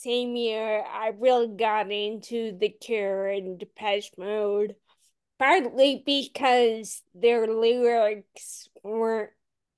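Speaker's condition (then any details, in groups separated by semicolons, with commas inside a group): Friedreich's ataxia; symptoms from about 13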